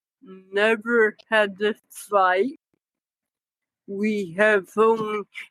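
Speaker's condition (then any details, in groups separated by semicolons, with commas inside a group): Cerebral palsy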